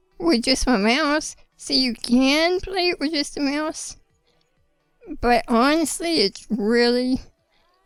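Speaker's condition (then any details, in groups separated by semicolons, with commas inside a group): Spinal muscular atrophy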